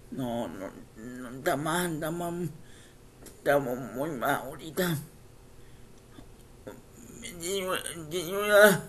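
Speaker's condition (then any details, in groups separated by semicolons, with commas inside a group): Cerebral palsy; speech affected by condition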